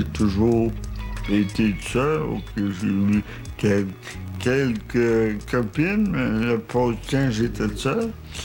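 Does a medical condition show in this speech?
Yes: cerebral palsy; present from birth.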